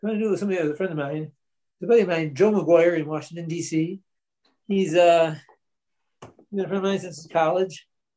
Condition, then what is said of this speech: Parkinson's disease. If you had it to do all over and you knew then what you know now with it impacting your speech, would you do deep brain surgery again?